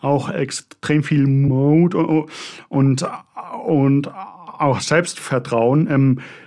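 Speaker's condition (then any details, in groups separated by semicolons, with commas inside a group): Stuttering; developmental, lifelong, possibly inherited, father stuttered, brother fluent, logopedic speech therapy, constant since second grade; strong stuttering, stronger than interviewee's ten-year-old son's, syllable and word repetitions, frequent filler interjections; repeated words, prolonged sounds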